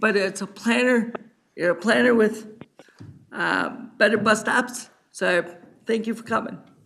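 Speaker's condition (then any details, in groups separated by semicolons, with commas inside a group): Cerebral palsy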